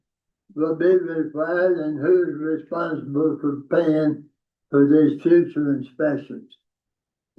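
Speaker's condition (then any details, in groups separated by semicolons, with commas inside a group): Tongue cancer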